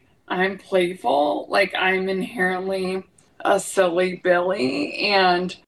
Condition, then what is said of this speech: ALS (motor neuron disease). My mother-in-law is grabbing my voice amplifier.